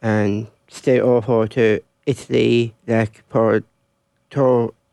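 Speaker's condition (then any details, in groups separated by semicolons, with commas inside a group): Down syndrome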